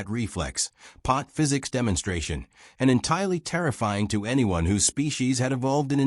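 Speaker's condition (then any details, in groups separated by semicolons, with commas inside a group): No condition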